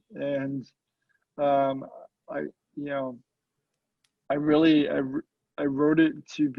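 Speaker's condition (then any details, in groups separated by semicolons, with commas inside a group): Cerebral palsy; very mild form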